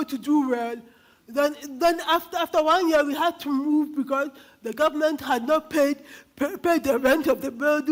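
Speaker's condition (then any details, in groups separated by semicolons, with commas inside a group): Cerebral palsy; diagnosed by brain scan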